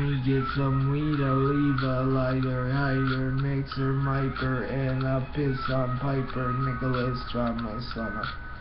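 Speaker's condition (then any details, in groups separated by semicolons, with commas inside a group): Brain injury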